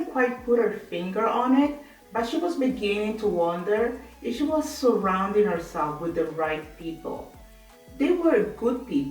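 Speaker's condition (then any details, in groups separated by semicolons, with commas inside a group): No condition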